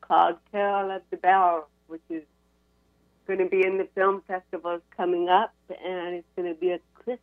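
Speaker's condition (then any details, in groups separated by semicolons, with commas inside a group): Cerebral palsy; constant brain signals cause pain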